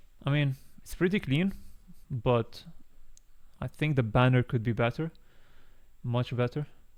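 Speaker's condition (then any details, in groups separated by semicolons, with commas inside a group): No condition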